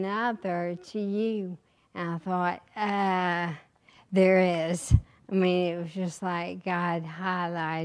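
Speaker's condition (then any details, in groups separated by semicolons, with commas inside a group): ALS; recently diagnosed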